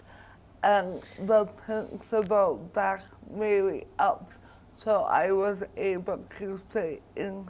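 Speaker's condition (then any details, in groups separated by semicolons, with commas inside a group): Cerebral palsy; diagnosed around age one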